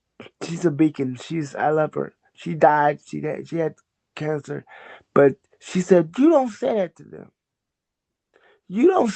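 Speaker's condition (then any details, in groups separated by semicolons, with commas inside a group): Cerebral palsy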